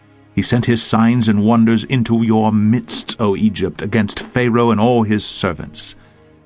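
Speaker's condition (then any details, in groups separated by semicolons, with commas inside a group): No condition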